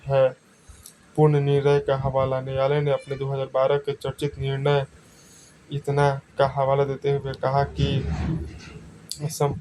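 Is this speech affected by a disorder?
No.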